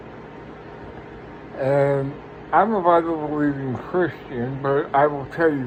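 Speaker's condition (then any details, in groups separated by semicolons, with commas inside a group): Parkinson's; speech impediment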